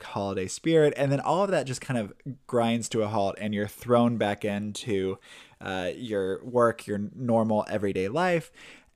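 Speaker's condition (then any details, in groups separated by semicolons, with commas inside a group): No condition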